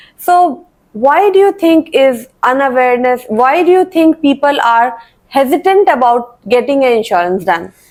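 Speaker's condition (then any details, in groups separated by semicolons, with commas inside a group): No condition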